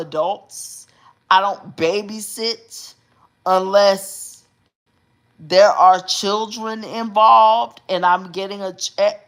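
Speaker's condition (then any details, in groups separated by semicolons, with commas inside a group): Cerebral palsy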